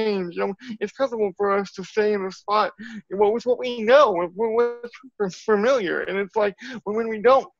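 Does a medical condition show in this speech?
Yes: cerebral palsy; from birth.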